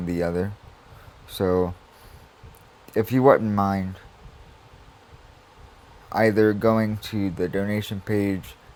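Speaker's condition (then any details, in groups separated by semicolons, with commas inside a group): Cerebral palsy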